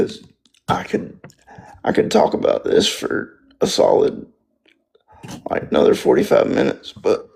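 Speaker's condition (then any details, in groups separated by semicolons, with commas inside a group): Spastic quadriplegic cerebral palsy; wheelchair over 18 hours daily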